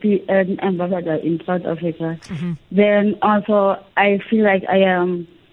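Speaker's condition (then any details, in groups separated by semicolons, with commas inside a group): Cerebral palsy; speech affected, listeners sometimes do not understand, speaks slowly, checks listeners hear clearly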